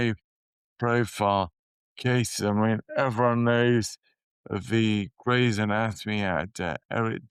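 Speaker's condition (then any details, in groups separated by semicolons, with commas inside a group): Motor neurone disease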